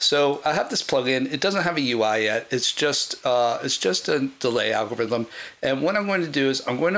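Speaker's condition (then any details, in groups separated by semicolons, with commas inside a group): No condition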